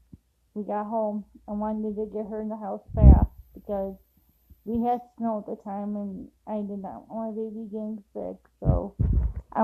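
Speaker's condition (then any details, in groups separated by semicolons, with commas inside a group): Cerebral palsy; affects walking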